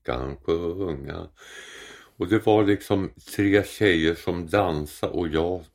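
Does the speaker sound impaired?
Yes: tongue cancer; later received teeth.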